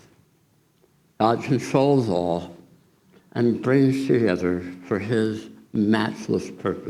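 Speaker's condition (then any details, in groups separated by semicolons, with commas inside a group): Tongue cancer surgery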